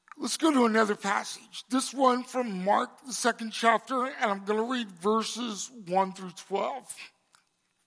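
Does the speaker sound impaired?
Yes: cerebral palsy; congenital.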